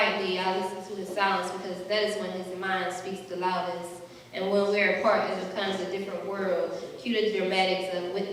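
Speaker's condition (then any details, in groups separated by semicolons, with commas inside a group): No condition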